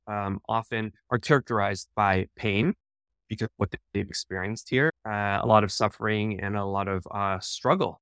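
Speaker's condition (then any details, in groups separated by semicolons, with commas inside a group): No condition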